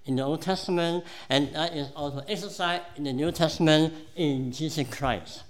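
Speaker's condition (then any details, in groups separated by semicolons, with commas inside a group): Cleft palate; congenital cleft palate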